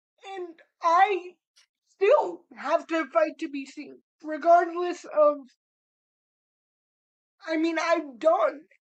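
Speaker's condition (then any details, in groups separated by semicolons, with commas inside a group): Cerebral palsy; spastic cerebral palsy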